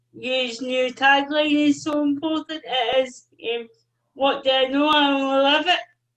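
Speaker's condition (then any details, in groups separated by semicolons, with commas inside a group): Cerebral palsy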